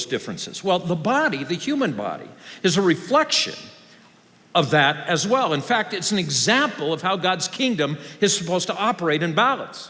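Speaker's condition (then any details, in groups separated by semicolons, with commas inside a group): No condition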